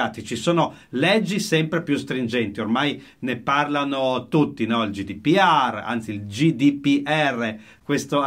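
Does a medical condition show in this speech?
No.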